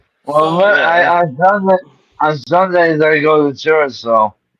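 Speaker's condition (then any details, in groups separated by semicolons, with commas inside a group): ALS; diagnosed about a month ago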